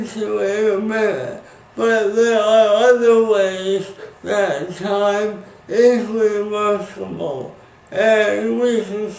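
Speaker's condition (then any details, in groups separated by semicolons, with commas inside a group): Speech impairment after birth surgery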